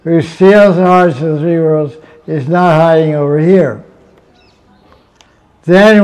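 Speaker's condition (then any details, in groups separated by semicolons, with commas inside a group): Deafness; fluent spoken lecture, reads translations aloud, relies on audience feedback for volume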